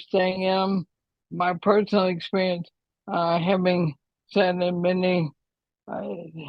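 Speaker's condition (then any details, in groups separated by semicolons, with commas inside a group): ALS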